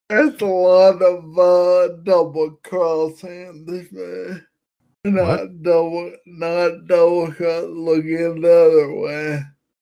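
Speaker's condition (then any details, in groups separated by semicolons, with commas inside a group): Friedreich's ataxia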